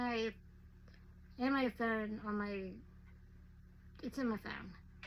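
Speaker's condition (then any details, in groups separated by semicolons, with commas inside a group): Werdnig-Hoffmann disease type 2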